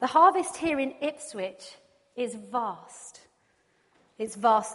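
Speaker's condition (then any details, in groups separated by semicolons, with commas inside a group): No condition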